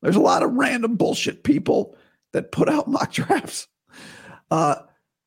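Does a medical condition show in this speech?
Yes: vocal cord surgery recovery; talking painless.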